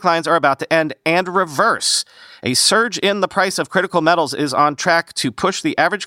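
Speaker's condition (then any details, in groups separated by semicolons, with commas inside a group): No condition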